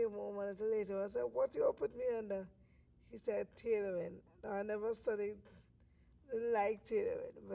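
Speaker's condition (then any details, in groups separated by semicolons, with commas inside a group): Cerebral palsy; lifelong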